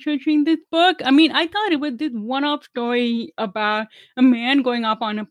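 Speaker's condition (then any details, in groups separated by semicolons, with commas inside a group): Deafness; about 25 years passing as hearing, relearned English and speech, hearing aids, closed captioning; uses hearing aids and closed captioning, not fluent in sign language; relearned speech through about ten years of speech therapy, often told speaks really well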